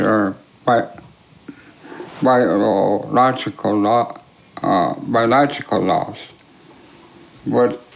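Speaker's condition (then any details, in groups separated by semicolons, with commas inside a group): ALS; affects swallowing and speech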